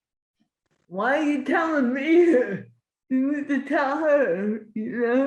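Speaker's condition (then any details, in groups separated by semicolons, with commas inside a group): Cerebral palsy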